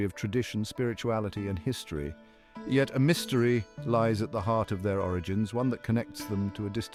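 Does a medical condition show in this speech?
No.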